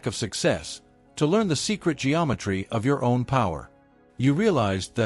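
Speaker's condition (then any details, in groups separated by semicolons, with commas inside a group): No condition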